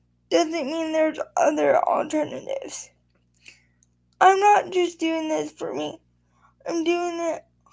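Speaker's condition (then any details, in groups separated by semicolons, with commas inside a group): Quadriplegic spastic cerebral palsy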